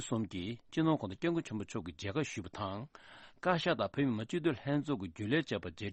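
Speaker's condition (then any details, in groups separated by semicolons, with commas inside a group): No condition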